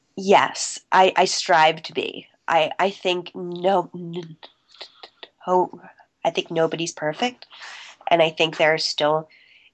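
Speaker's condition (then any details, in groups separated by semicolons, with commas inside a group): Stuttering; covert since childhood, immediate onset soon after starting to talk, school therapy from kindergarten, private therapist; recovering covert, still stutters, American Institute for Stuttering 3-week intensive program, fluency shaping techniques; formerly word switching and avoiding, held back stutters, pushed words out, appeared out of breath; repeated sounds, repeated words, blocks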